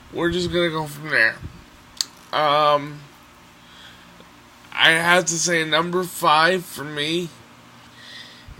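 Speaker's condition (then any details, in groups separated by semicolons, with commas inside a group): Cerebral palsy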